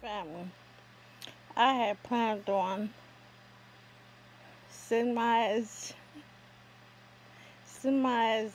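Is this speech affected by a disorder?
Yes: ALS; affects hands.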